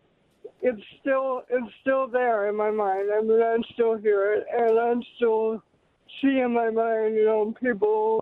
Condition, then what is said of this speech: Cerebral palsy. But I have a mild degree of cerebral palsy, which affects, of course, the speech, as you can tell from the way I'm speaking, and now mild hearing loss.